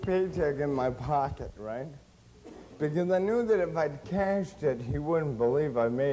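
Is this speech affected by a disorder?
Yes: cerebral palsy; since birth.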